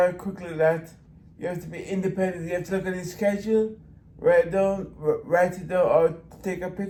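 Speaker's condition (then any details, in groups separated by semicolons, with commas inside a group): Brain injury; in brain injury rehab facility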